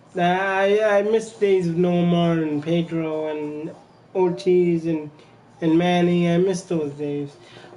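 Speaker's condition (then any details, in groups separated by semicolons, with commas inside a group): Cerebral palsy; from birth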